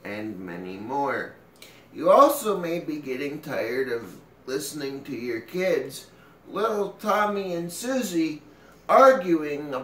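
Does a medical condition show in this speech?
Yes: cerebral palsy.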